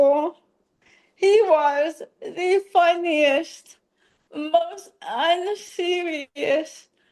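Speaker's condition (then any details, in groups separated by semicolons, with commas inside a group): ALS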